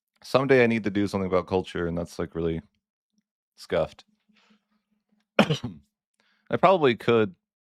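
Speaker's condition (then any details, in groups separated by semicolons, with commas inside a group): No condition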